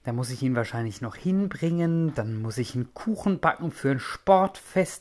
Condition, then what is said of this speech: None; typical speech.